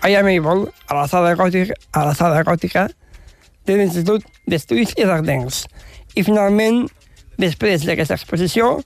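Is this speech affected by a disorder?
Yes: Down syndrome; communicates clearly, less nervous than many guests, per host; practised structuring ideas through video.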